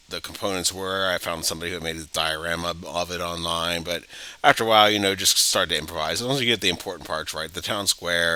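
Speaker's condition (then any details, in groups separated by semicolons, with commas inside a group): No condition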